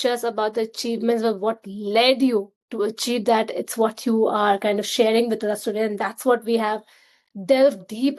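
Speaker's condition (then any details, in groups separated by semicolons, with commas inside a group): No condition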